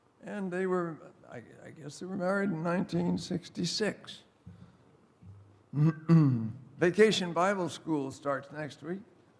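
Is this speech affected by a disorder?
No.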